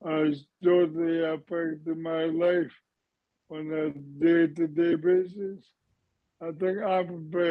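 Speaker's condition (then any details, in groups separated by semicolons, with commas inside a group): ALS / motor neurone disease; terminal, whole body affected, muscle wastage; about five years since diagnosis, needs help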